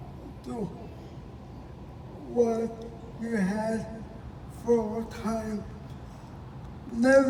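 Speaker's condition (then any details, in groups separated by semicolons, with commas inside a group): Cerebral palsy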